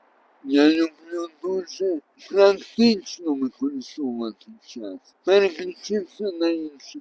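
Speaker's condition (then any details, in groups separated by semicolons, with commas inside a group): Traumatic brain injury; car crash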